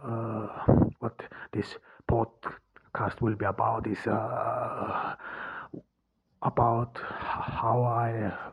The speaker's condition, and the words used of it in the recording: Stuttering. I'm struggling with words because I'm stuttering.